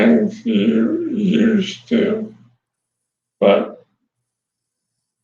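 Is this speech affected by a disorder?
Yes: ALS; voice changed early.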